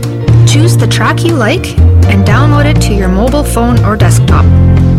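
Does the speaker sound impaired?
No.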